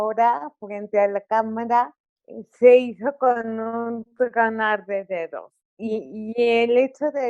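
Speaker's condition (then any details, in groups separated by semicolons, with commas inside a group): Cerebral palsy; articulation affected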